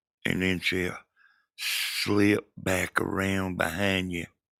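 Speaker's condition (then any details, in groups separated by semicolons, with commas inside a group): Brain bleed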